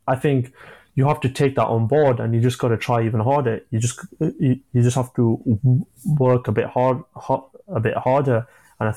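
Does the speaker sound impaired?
Yes: stammering; stammer since childhood, early NHS speech and language therapy in group with others who stammer, told could never speak fluently; not a fluent speaker, openly admits stammer; here prolonged sounds.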